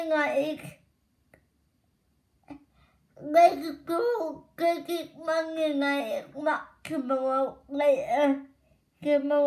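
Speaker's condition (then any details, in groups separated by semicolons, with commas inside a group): Cerebral palsy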